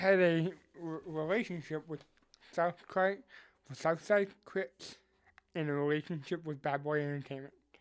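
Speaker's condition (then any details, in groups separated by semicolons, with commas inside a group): Cerebral palsy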